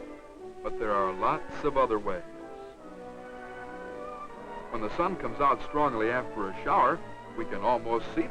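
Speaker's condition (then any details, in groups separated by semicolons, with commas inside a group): No condition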